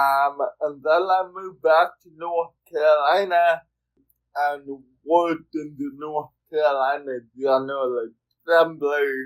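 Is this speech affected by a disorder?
Yes: cerebral palsy; speech therapy in childhood.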